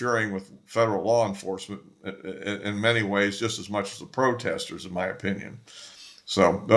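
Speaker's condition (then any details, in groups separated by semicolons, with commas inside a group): No condition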